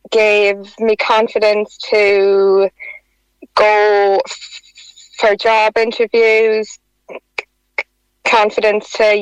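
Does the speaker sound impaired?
Yes: stutter; stutter since about age 3, childhood speech therapy without benefit, adult speech program, costa breathing helped; about 34 years since onset, stutter accepted, no current therapy or techniques; affected from teenage years, worsened over years, struggles to get words out, stutters on phone; here prolonged sounds.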